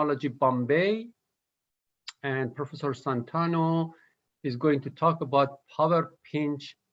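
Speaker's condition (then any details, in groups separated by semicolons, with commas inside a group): No condition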